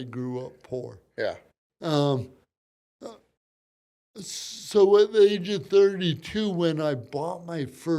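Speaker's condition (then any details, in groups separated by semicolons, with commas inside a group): Cerebral palsy; from birth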